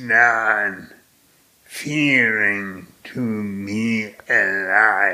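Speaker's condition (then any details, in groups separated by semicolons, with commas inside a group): Primary lateral sclerosis; motor neuron disease, neurologist gave 2 to 5 years, later found primary lateral sclerosis, legs then arms, hands, face, voice; profoundly affected, speaks with effort, hard to follow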